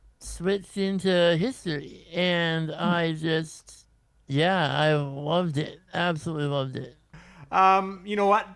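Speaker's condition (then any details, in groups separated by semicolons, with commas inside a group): Congenital muscular dystrophy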